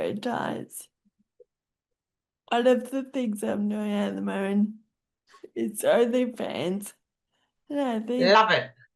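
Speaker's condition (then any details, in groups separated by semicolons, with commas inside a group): Friedreich's ataxia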